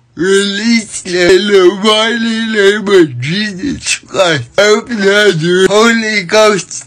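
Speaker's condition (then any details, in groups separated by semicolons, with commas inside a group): Cerebral palsy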